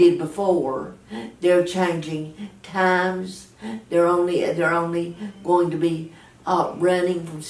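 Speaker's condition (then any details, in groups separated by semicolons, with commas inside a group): Cerebral palsy, mild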